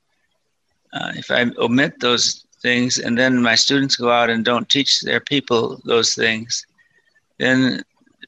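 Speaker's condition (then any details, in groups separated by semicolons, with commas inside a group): Parkinson's disease, mild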